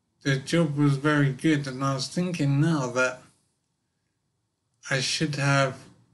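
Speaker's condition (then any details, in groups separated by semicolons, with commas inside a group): Brain injury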